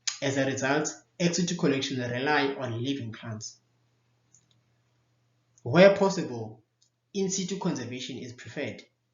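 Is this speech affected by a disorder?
No.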